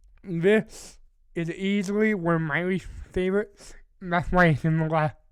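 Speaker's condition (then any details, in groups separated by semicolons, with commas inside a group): Cerebral palsy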